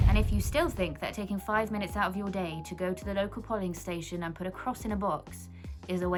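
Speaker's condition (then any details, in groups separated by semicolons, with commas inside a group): No condition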